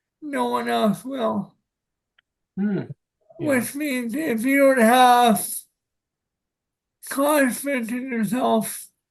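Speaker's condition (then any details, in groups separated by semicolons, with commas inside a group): Cerebral palsy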